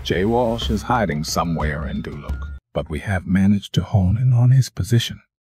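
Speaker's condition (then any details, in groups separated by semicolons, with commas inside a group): No condition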